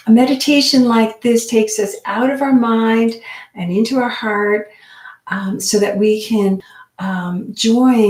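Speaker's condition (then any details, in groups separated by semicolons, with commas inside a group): No condition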